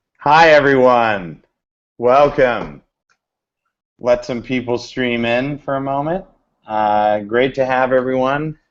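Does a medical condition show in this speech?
No.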